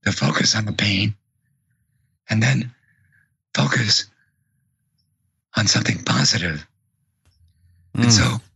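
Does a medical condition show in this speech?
Yes: vocal cord paralysis.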